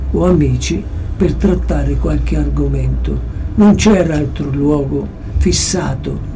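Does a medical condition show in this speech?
Yes: Parkinson's disease; approaching final stage.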